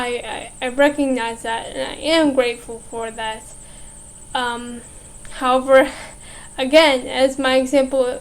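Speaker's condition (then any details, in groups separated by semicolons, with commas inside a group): Cerebral palsy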